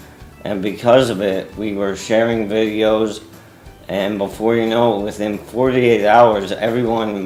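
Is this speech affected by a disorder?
Yes: ALS; arms too weak to use, young-adult onset.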